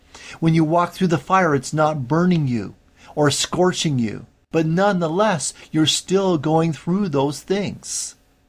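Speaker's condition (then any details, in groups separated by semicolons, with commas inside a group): No condition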